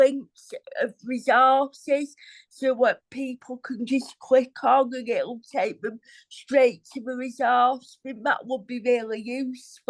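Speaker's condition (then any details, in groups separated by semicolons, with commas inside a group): Cerebral palsy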